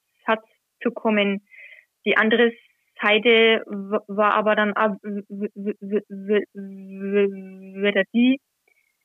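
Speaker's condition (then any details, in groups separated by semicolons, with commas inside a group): Stuttering; covert stuttering, noticed around age 10, hidden until age 21; no longer hiding stuttering, regularly reads gospel or epistle aloud as church lector; reading aloud not stutter-free, anticipates problem words, once hid by word switching and fillers, avoided t-words at school; repeated sounds, prolonged sounds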